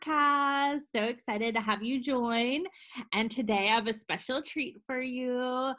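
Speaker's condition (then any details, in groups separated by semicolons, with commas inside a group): No condition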